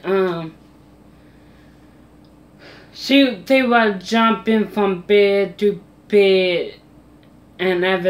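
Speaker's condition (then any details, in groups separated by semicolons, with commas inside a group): Mild cerebral palsy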